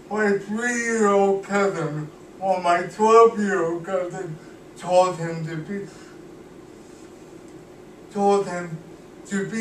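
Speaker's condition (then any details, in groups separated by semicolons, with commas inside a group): Cerebral palsy; cannot walk, uses wheelchair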